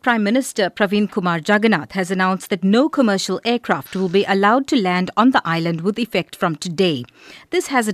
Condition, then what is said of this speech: No condition.